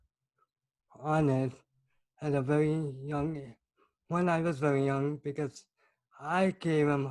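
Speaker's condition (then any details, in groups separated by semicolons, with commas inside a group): Cerebral palsy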